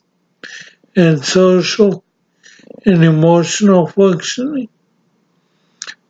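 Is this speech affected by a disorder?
Yes: severe brain injury; severe, ataxia.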